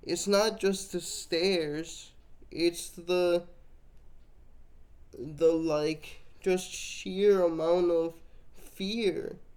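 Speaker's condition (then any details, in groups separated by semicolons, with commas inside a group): Cerebral palsy, mixed, mild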